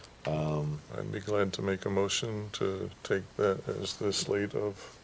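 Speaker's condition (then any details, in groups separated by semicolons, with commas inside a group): No condition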